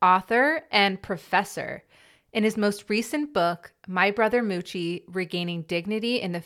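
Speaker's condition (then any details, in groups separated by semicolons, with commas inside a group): No condition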